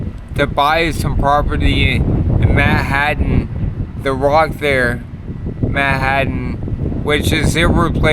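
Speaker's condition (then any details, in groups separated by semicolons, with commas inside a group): Multiple sclerosis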